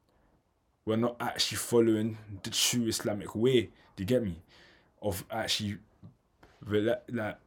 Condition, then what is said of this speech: Stuttering. We just try to amplify voices that aren't really heard, like mine's, for example.